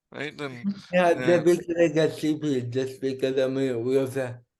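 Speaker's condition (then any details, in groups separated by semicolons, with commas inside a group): Cerebral palsy; diagnosed at about two months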